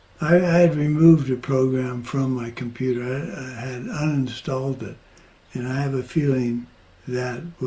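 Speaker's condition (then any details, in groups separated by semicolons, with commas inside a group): Parkinson's; progressing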